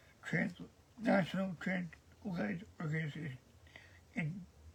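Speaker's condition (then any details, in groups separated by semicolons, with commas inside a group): Cerebral palsy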